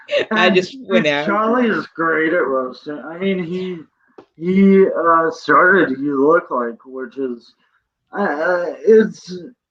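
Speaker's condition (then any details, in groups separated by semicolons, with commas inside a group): Cerebral palsy; present from birth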